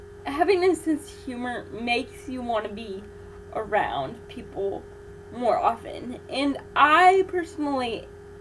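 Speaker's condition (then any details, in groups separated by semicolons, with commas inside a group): Cerebral palsy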